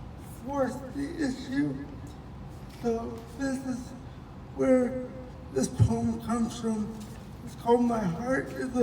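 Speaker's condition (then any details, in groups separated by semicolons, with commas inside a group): Cerebral palsy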